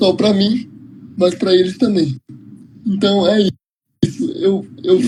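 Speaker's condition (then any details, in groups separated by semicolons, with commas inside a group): Cerebral palsy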